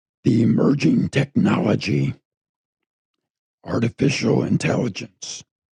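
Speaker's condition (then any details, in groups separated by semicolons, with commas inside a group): Throat cancer; tracheostomy tube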